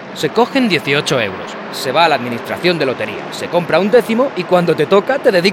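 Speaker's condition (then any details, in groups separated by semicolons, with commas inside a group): No condition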